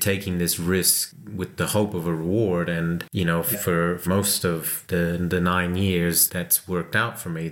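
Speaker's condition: No condition

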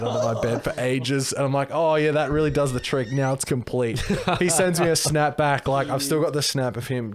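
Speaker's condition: No condition

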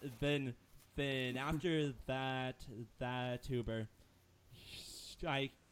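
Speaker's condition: Stutter; frequent word and phrase repetitions, part-word repetitions, repeated uh fillers, listeners mistake speech for drunkenness; repeated sounds, prolonged sounds, blocks

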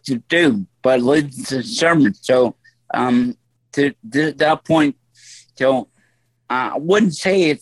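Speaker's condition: Stroke; voice affected

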